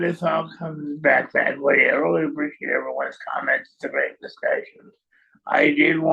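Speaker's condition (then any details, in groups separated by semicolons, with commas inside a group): Cerebral palsy; voice may sound raised or yelling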